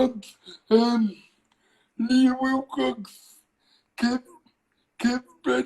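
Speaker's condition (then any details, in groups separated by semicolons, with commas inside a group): Cerebral palsy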